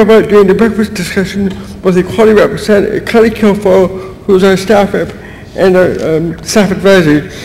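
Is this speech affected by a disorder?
Yes: cerebral palsy; speech noticeably affected.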